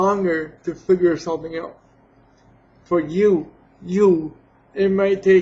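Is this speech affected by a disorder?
Yes: cerebral palsy; has had surgery.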